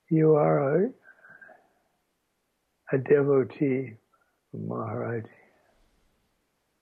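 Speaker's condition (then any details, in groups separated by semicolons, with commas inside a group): Aphasia after stroke; speech lost then regained, talking again publicly after stroke; halting speech with pauses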